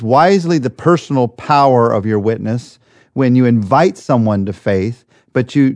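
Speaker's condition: No condition

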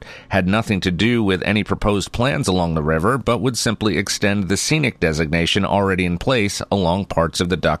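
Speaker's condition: No condition

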